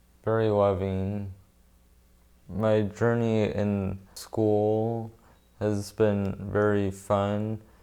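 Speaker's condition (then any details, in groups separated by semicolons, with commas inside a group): Brain injury; very hard to talk, relearned speech, uses stop-and-breathe strategy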